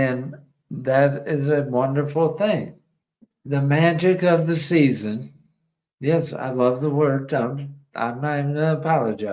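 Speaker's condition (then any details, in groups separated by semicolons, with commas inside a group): ALS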